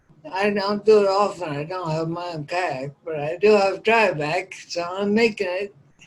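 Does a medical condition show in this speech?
Yes: ataxia.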